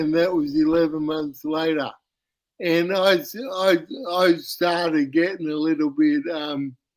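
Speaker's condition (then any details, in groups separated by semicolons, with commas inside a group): Cerebral palsy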